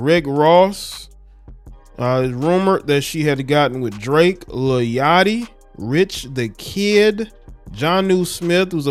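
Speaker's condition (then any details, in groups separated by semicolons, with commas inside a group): No condition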